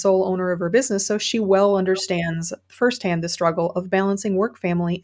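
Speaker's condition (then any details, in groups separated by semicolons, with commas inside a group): No condition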